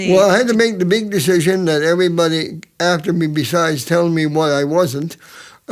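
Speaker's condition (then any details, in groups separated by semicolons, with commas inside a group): Cerebral palsy; present from birth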